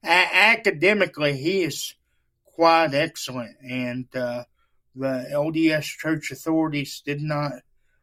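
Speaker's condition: Cerebral palsy; wheelchair user

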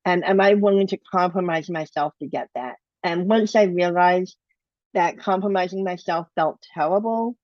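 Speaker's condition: Bilateral cleft lip and palate

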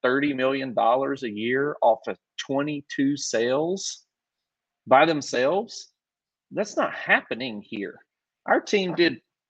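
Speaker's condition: No condition

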